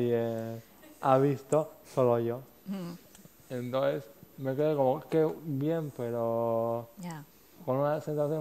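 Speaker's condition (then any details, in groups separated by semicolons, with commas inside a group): Cerebral palsy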